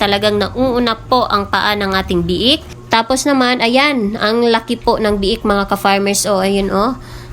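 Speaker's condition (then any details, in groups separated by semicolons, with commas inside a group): No condition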